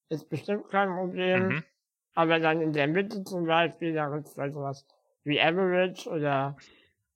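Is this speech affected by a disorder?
Yes: spinal muscular atrophy; physical disability.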